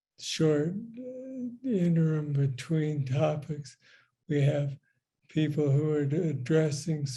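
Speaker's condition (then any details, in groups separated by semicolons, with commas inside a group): Parkinson's disease; voice a little rough, voice problem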